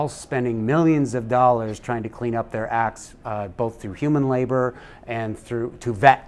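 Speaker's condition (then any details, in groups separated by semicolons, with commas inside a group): No condition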